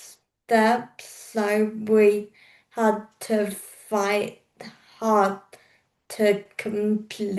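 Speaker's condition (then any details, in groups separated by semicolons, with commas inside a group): Cerebral palsy; slower speaking pace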